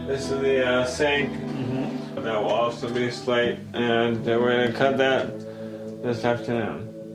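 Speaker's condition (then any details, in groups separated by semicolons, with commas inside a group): ALS; increasingly slurred, harder to understand, harder to chew and swallow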